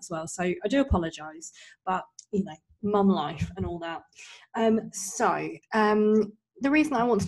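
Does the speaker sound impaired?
Yes: cleft lip and palate; congenital cleft, born with cleft; only three speech and language therapy sessions before discharge.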